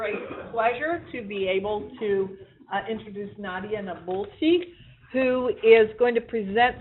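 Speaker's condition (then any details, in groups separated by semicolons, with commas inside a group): No condition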